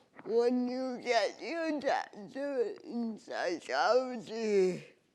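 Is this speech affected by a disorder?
Yes: cerebral palsy.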